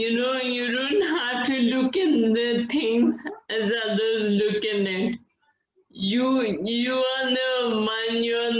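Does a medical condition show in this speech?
Yes: Friedreich's ataxia.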